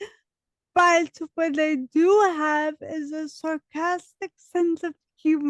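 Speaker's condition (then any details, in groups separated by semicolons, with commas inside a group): Dystonia; diagnosed age 10, now 33, on medication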